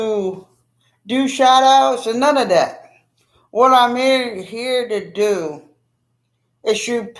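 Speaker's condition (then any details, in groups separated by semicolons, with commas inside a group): No condition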